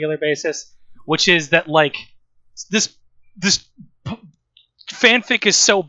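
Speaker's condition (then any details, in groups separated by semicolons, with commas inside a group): Stutter; stutter disrupted a spoken phrase; repeated sounds, repeated words, blocks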